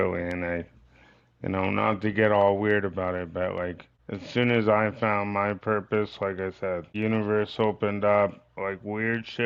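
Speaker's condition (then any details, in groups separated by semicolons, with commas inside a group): Cerebral palsy; from birth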